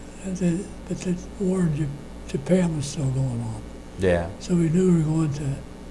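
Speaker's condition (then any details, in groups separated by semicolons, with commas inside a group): Parkinson's disease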